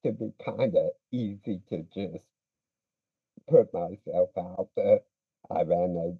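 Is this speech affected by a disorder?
Yes: speech impediment; speech impediment since childhood, weaker-looking muscles in childhood, cerebral palsy considered but did not fit; pretty good speaker when comfortable, drama club and debate team experience.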